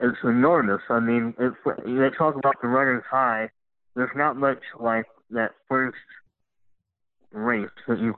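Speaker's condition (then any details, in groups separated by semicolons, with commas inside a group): Cleft lip and palate; congenital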